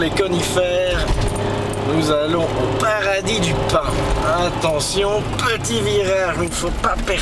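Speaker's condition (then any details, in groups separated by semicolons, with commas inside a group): No condition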